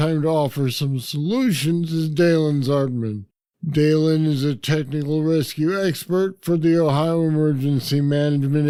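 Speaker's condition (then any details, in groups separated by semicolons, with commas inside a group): Parkinson's disease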